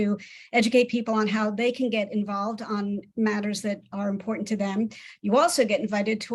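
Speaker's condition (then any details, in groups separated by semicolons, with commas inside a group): No condition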